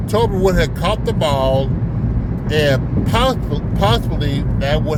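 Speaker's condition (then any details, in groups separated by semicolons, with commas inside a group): No condition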